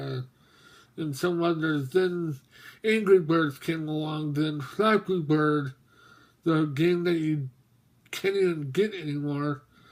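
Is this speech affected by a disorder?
Yes: mobius syndrome.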